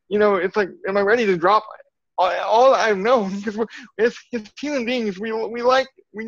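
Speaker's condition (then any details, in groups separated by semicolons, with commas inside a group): Cerebral palsy; from birth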